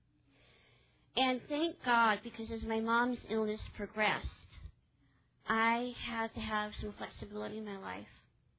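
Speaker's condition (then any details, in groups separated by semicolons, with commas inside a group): Cleft palate; congenital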